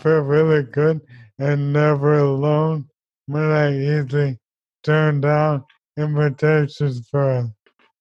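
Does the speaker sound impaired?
Yes: ALS; young onset.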